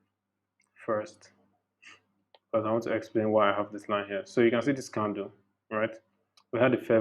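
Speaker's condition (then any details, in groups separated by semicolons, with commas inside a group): No condition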